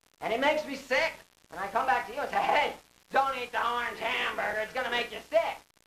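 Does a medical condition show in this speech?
No.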